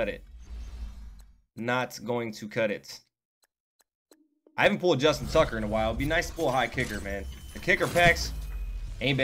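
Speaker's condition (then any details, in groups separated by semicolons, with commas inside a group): No condition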